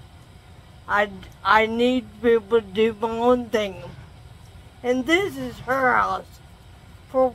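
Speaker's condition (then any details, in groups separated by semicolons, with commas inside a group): Traumatic brain injury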